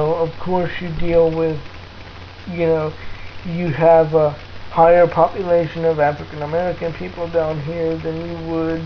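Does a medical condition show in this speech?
Yes: cerebral palsy.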